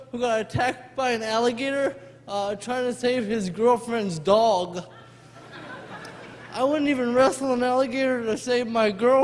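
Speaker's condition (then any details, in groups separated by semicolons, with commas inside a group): Spastic hemiplegic cerebral palsy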